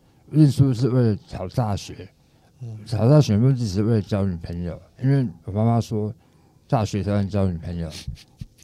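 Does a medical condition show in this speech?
Yes: tongue cancer, stage 4 tongue cancer and parotid cancer; daily pronunciation practice after recovery, now speaks clearly, called a miracle by others.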